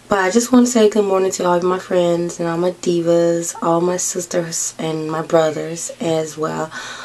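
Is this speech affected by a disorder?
No.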